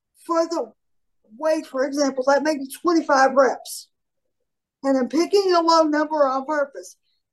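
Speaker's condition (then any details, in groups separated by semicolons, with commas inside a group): Cerebral palsy; falls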